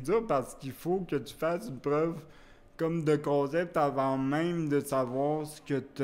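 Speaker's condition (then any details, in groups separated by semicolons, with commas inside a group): Cerebral palsy; wheelchair use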